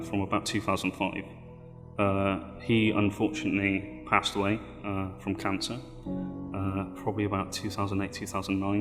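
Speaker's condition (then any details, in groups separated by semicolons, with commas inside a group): No condition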